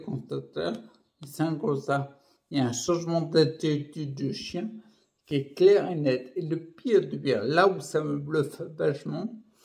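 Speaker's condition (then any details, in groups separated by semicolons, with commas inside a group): Primary progressive multiple sclerosis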